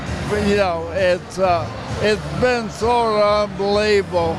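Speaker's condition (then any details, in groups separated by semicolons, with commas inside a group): ALS; very minor stages per doctor, still able to get around and do usual things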